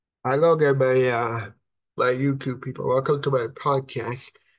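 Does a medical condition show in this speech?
Yes: cerebral palsy.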